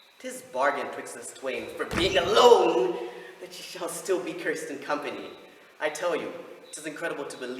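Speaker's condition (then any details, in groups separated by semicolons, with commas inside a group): No condition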